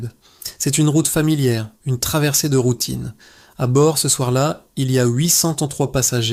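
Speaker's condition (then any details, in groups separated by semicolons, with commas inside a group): No condition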